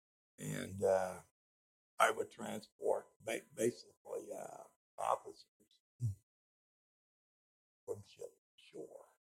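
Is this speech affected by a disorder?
Yes: speech impediment.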